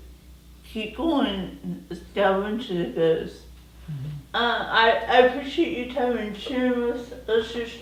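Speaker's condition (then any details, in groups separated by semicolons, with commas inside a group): Cerebral palsy; present from birth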